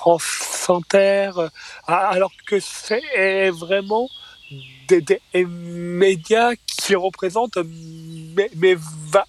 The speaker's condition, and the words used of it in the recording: Stuttering. On m'a dit, en fait, lors de ma première représentation, oh là là, c'est fou, qu'est-ce que vous jouez bien le beg.